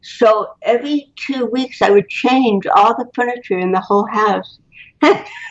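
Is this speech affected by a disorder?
Yes: cerebral palsy; botox.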